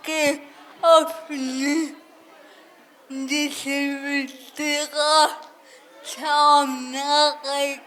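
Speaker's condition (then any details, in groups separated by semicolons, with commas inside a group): Cerebral palsy; speech not clear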